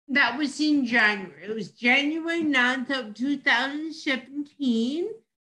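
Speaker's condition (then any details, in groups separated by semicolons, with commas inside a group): Dysarthria after stroke; tracheotomy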